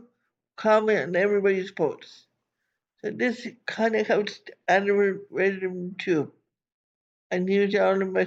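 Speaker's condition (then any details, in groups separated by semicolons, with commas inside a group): Cerebral palsy; from birth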